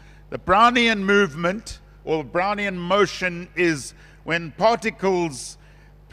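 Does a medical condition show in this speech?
No.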